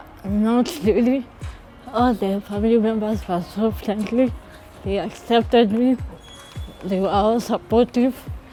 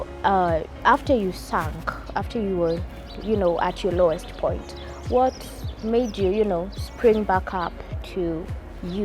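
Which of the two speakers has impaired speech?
The first: cerebral palsy; since birth.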